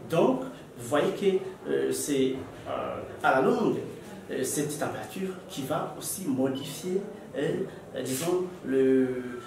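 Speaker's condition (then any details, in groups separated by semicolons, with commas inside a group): No condition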